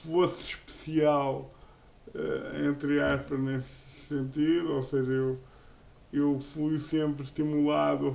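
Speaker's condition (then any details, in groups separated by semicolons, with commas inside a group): Cerebral palsy; uses a wheelchair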